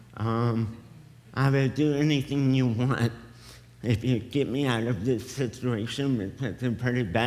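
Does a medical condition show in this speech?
Yes: cerebral palsy; present from birth, muscle tone too tight or loose; affects speech.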